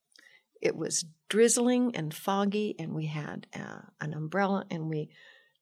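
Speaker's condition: No condition

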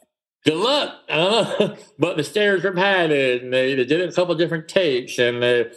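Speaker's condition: Cleft palate; congenital cleft palate

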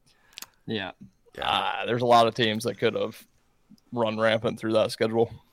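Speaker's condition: No condition

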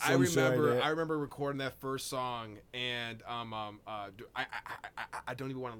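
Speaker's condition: Stutter; linked to brain wanting words to come out; stutter makes freestyle rapping hard, needs lyrics written down; repeated sounds, repeated words

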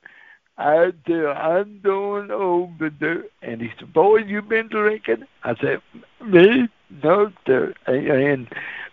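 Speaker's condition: Cerebral palsy; cerebral palsy voice

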